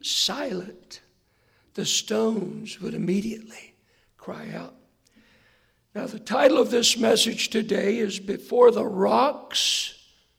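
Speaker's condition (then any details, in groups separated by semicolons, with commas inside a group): Hoarseness after vocal cord surgery; hoarse voice, hard for listeners to hear, not smooth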